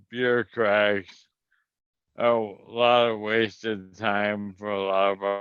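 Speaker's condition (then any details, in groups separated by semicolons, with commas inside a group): ALS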